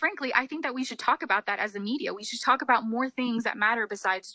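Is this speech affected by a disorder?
No.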